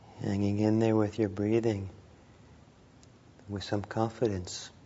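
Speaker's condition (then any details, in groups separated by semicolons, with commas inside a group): No condition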